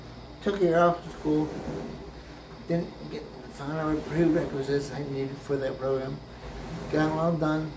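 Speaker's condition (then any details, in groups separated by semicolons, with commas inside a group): Brain injury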